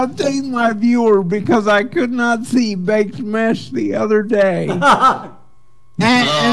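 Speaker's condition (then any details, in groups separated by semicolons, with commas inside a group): Cerebral palsy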